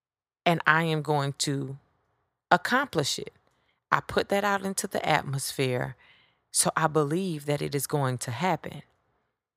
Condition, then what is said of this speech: None; typical speech.